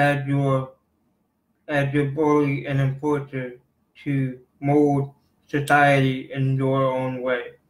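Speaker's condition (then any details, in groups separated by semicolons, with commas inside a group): Cerebral palsy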